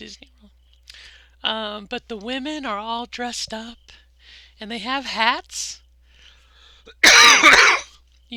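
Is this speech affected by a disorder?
No.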